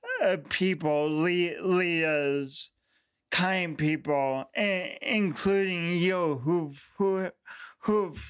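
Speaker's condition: Speech impediment; still has speech impediment, speaks publicly

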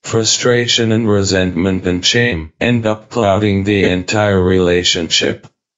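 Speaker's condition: ALS, speech-generating device; tracheostomy and ventilator

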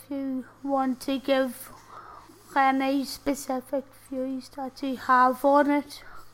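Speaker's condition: Tracheostomy and ventilator dependent; paralysed from neck down, can move only head, electric and manual wheelchairs

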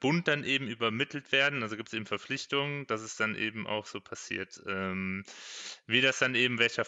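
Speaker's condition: No condition

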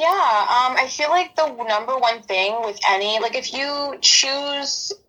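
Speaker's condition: No condition

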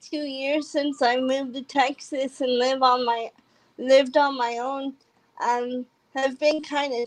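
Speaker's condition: Cerebral palsy; cannot walk

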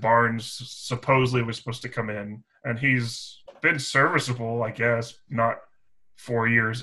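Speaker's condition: No condition

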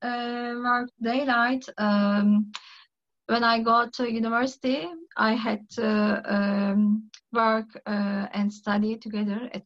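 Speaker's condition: No condition

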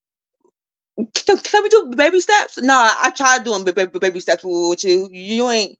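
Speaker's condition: Stuttering; repeated sounds

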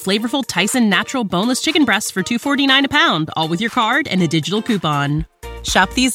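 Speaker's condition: No condition

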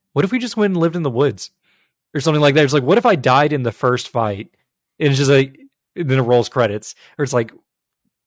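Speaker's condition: No condition

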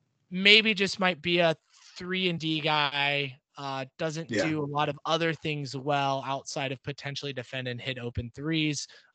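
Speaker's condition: No condition

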